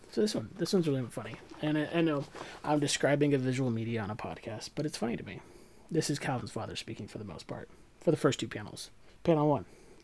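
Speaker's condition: No condition

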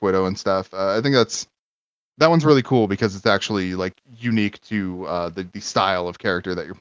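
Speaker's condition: No condition

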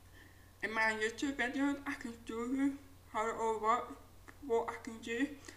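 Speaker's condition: Profound deafness; unsure whether speech clear enough to understand, captions provided for accessibility

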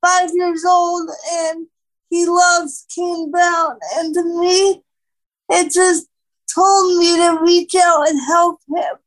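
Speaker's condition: Cerebral palsy; diagnosed age 2

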